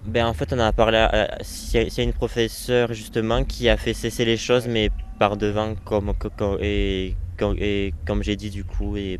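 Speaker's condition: Stuttering; onset around age 4-5 after normal early speech, cause unknown, past breathing techniques; persistent stuttering, considered lifelong; worsens with stress, fatigue, irritation, emotions, phone stress, caller mistook stuttering for bad line; repeated sounds

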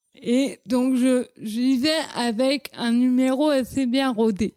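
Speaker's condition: Cerebral palsy; childhood speech

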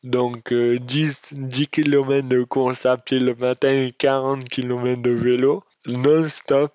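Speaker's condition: Dystonia; congenital, from lack of brain oxygen at birth, diagnosed soon after, left forearm most affected; age 23, later worsening with new left arm pain, fluctuating pain, worse when tired; eloquence disorder caused by dystonia, alongside muscular disorder

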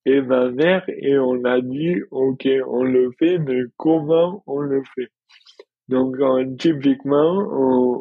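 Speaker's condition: Dystonia; more pain before injection

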